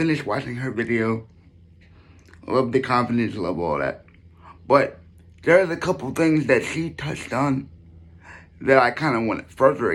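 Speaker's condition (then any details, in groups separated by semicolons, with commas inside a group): Cerebral palsy; sometimes affects speech, may sound slurred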